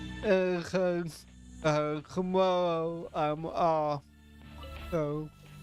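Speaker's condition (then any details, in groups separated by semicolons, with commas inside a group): Cerebral palsy; affects voice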